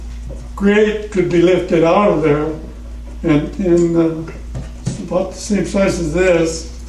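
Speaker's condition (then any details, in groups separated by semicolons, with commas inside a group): Parkinson's; trouble in the throat when speaking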